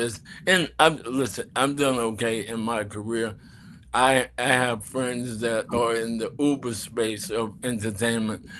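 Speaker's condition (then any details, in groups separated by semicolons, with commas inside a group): ALS; bulbar onset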